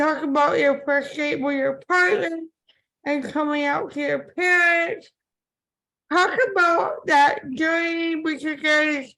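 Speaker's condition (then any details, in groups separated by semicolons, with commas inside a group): Cerebral palsy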